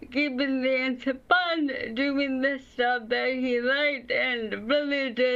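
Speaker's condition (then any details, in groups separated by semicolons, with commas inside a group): ALS; limb onset, right foot first; diagnosed 1.5 years ago, portable wheelchair, right hand, both shoulders weak; slower speech, voice banking done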